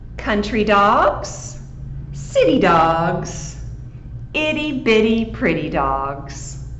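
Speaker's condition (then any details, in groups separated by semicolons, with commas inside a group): No condition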